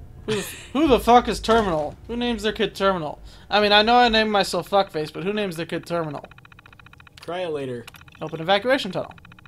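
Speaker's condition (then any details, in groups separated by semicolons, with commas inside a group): No condition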